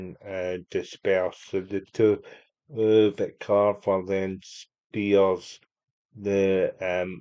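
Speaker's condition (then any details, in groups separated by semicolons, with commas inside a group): Cerebral palsy; unable to walk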